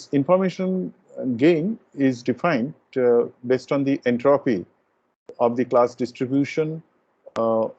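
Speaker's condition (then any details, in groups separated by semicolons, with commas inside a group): No condition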